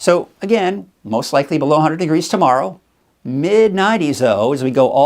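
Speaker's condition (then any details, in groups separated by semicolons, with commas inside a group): No condition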